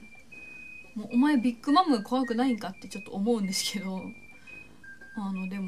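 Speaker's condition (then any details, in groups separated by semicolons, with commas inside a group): No condition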